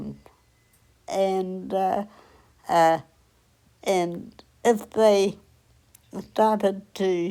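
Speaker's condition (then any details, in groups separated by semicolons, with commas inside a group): Cerebral palsy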